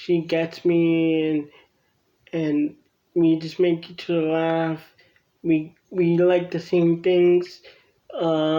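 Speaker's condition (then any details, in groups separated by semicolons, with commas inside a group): Cerebral palsy; from birth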